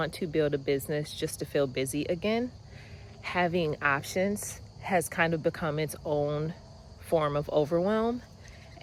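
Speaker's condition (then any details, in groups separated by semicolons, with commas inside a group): No condition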